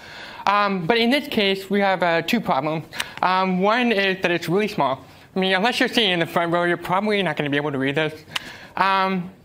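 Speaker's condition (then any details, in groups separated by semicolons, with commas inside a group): Deafness; uses American Sign Language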